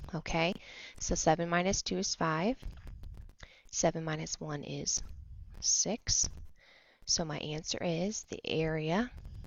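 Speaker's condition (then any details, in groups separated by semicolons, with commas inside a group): No condition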